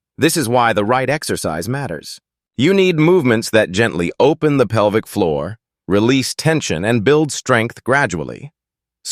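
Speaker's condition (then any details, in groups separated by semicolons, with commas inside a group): No condition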